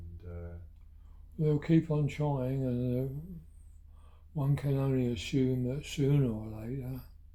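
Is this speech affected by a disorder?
Yes: Parkinson's.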